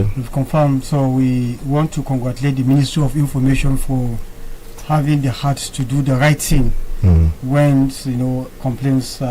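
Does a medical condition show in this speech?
No.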